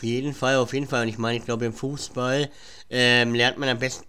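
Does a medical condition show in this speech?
Yes: cleft palate; cleft palate present since childhood, speech impediment; says cannot pronounce country name Guatemala because of cleft palate.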